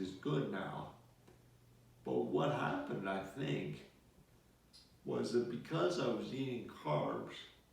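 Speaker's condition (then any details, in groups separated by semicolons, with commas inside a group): Multiple sclerosis; diagnosed 10 to 15 years ago, progressing last three years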